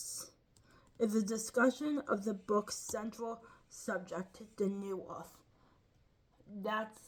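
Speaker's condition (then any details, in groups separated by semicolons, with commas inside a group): Cerebral palsy; lifelong, ankle-foot orthoses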